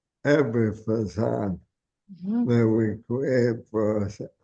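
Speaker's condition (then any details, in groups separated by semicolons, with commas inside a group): ALS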